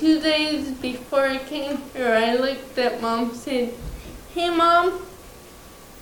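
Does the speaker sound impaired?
Yes: cerebral palsy, mild; slightly slurred, harder to understand when excited and faster, easy to understand, took much work.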